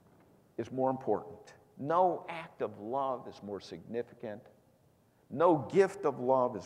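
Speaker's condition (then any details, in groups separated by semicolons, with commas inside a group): No condition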